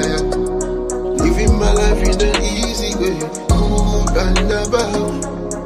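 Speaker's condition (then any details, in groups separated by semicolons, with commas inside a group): No condition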